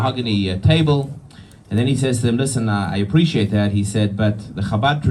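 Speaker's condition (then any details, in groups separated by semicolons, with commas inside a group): No condition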